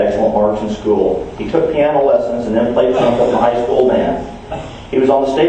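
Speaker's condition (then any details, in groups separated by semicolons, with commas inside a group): No condition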